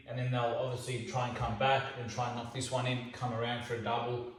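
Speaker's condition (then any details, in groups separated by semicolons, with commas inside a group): No condition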